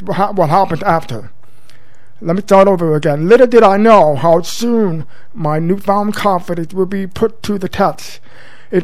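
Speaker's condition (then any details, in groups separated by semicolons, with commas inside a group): Profound deafness since birth; congenital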